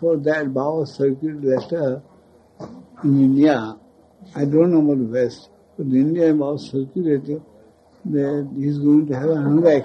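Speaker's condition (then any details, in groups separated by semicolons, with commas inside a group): Speech loss after head injury; speech lost after accident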